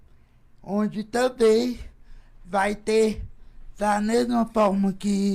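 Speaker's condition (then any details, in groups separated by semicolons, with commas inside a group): Cerebral palsy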